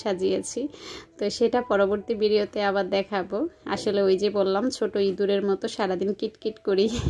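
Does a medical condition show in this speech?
No.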